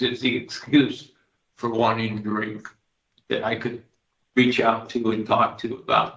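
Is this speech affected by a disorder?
Yes: Parkinson's disease.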